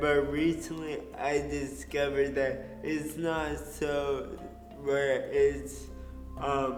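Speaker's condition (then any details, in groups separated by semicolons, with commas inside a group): Cerebral palsy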